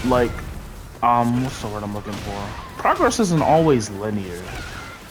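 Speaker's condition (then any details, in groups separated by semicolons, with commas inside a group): No condition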